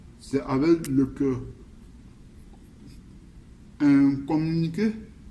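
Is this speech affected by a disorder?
Yes: cerebral palsy.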